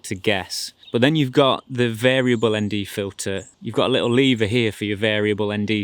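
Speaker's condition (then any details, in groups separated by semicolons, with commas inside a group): No condition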